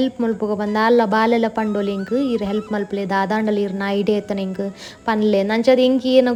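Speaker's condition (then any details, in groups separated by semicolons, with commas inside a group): No condition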